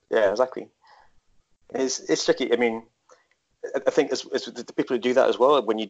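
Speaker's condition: Stutter; speech impediment; repeated sounds

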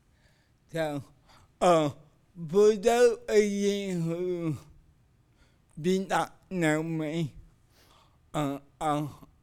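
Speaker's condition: Cerebral palsy

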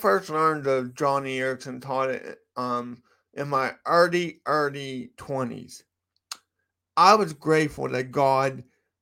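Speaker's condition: Cerebral palsy; walks with a limp

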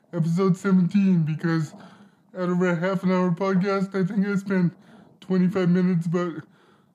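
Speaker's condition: Cerebral palsy; spastic

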